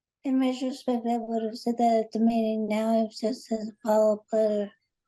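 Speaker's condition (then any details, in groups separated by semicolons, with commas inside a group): Parkinson's; about 7 years since onset, on Parkinson's medication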